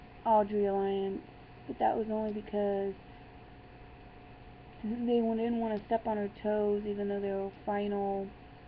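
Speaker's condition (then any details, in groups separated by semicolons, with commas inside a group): No condition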